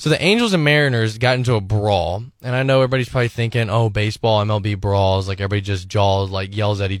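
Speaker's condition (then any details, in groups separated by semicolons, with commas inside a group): No condition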